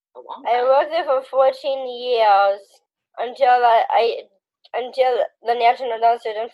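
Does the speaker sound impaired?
Yes: Down syndrome.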